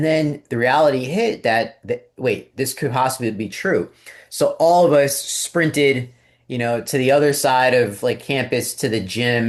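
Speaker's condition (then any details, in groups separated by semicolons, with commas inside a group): No condition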